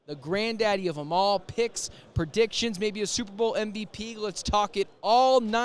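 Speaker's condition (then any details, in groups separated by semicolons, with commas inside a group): No condition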